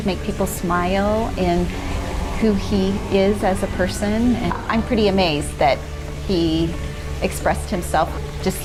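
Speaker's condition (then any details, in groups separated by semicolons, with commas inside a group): No condition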